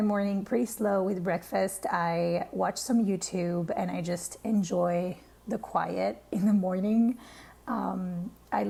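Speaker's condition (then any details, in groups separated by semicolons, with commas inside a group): No condition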